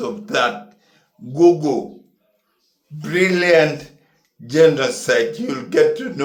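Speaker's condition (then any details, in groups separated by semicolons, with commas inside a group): Neurological disease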